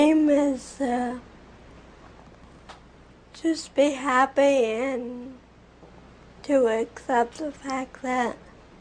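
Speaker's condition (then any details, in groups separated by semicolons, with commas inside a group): Friedreich's ataxia; genetic progressive neurological disorder; speech difficulty 6-8 months, hard to understand, runs out of breath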